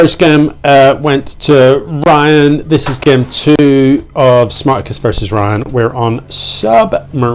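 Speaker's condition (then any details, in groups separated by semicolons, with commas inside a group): No condition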